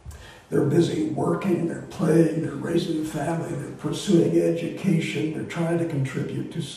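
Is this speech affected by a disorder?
Yes: voice disorder; not contagious.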